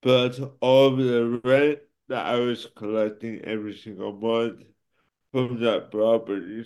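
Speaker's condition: Cerebral palsy; affects speech and motor skills

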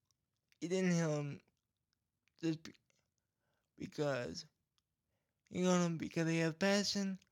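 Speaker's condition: Cerebral palsy; some parts edited out and retried

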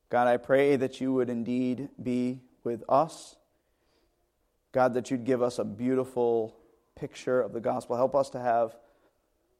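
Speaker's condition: No condition

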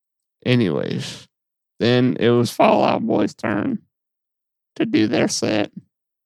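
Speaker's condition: Muscular dystrophy; sees physical therapist

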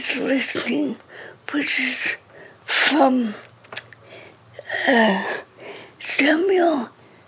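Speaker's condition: Cerebral palsy; speech affected, reading very slow

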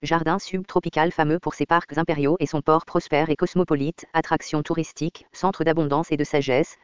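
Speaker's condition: No condition

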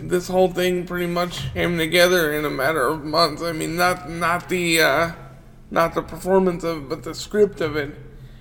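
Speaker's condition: Cerebral palsy; wheelchair user

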